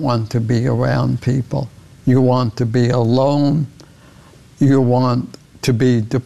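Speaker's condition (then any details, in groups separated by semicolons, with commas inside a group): ALS; progressive neurodegenerative disease causing loss of muscle control, initial prognosis 2 to 5 years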